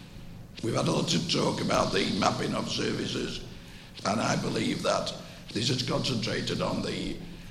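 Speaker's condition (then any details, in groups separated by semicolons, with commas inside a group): Voice prosthesis; speaks with voice prosthesis, asks listeners to accommodate voice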